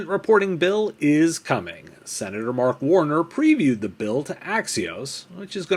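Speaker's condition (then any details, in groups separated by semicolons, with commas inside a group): No condition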